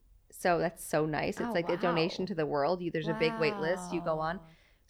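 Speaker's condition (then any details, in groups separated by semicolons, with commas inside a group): No condition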